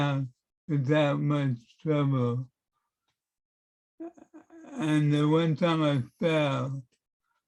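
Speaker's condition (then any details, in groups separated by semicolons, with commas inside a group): Parkinson's; affects handwriting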